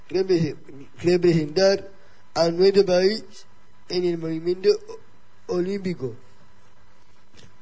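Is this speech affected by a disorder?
Yes: Down syndrome.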